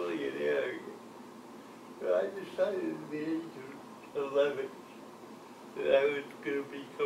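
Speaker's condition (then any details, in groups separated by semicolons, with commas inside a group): Cerebral palsy; from birth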